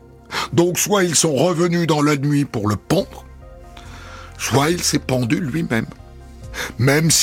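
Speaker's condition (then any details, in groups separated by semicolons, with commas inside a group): No condition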